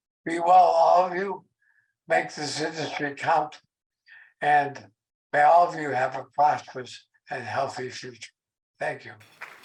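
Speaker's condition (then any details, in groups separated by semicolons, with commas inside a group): ALS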